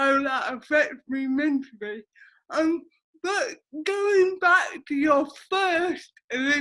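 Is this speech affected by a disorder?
Yes: cerebral palsy; affects speech.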